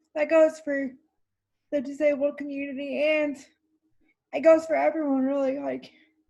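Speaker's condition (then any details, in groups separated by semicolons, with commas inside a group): Cerebral palsy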